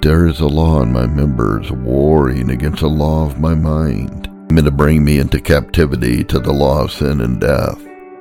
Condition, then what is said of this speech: None; typical speech.